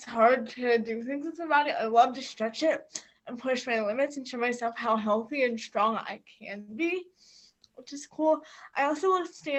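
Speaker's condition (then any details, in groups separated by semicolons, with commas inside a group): Cerebral palsy; quadriplegic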